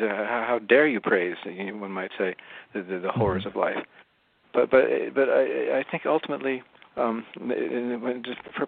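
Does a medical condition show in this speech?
Yes: Parkinson's disease; diagnosed while still working.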